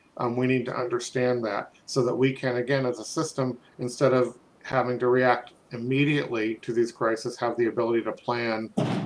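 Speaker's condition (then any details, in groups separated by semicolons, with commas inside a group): No condition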